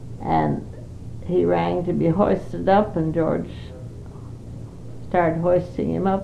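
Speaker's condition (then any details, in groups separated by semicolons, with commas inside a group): Parkinson's; Parkinson's for 5 years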